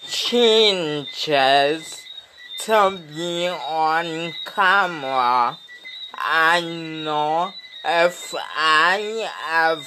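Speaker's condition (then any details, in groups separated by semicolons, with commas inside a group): Speech impediment; no speech therapy yet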